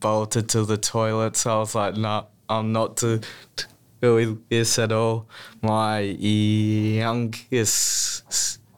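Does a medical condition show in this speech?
Yes: stutter; childhood stutter, therapy grades 1-4, smooth speech at Box Hill Clinic 2 years from 14-15; here prolonged sounds, blocks.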